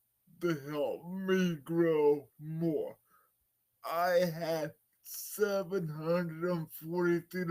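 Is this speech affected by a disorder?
Yes: cerebral palsy.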